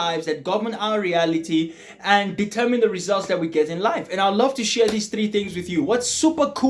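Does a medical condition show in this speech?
No.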